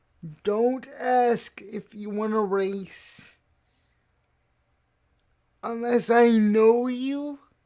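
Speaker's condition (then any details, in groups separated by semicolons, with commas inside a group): Cerebral palsy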